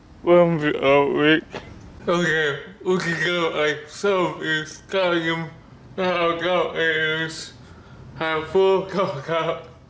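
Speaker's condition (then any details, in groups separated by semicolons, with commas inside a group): Cerebral palsy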